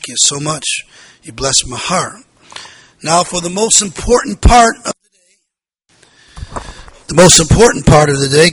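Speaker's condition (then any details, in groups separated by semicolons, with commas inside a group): No condition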